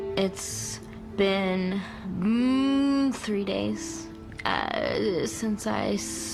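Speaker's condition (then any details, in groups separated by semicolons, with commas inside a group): Cerebral palsy, severe; severe stutter, marijuana eases tension and helps speech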